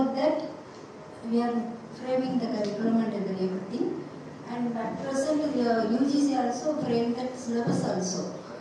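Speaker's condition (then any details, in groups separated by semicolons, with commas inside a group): No condition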